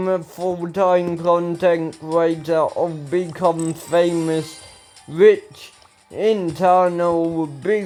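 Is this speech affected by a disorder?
Yes: ataxia; speech recently worse.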